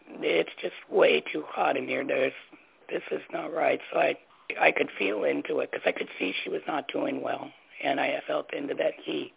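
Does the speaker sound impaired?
Yes: laryngectomy; voice box surgically removed after cancer at young age; learned to talk differently, different tone of voice.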